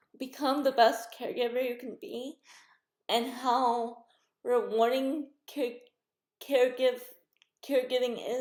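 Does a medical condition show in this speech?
Yes: cerebral palsy.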